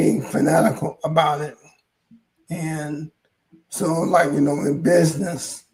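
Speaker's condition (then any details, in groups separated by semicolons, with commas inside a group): ALS; hoarse voice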